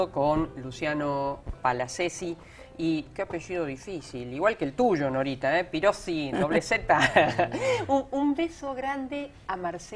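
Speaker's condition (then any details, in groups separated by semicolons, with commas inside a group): No condition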